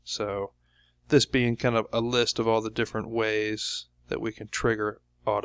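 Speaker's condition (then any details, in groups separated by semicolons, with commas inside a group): No condition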